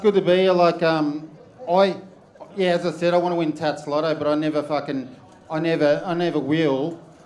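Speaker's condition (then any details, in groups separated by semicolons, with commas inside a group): No condition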